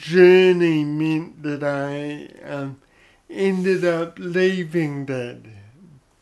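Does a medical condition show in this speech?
Yes: cerebral palsy; brain damage at or around birth, affects coordination and muscle control of whole body; early loss of function, post-impairment syndrome from working body hard, condition itself non-degenerative; odd sort of voice.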